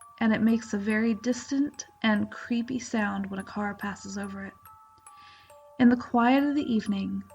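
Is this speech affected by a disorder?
No.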